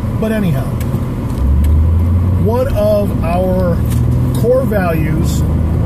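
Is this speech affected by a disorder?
No.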